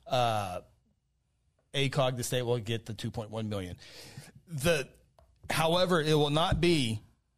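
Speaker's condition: No condition

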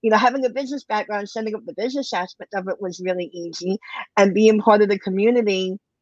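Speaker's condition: Cleft lip and palate, bilateral

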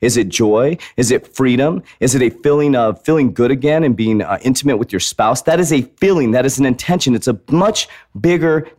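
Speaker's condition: No condition

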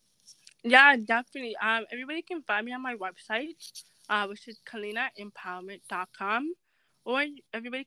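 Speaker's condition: Deafness; sudden onset

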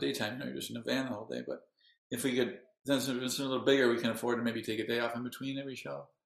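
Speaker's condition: Parkinson's disease; 19 years since

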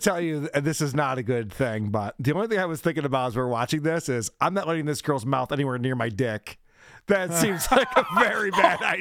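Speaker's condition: No condition

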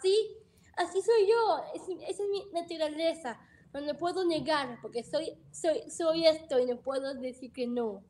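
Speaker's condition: Down syndrome; present from birth, heart surgery

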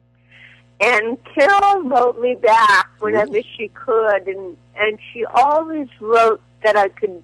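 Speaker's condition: Cerebral palsy; dependent on Botox

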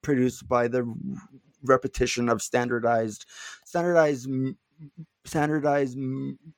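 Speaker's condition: Stuttering; repeated words, prolonged sounds

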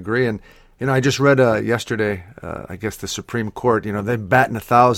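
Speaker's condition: No condition

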